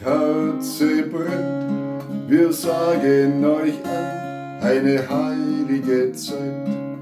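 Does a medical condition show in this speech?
No.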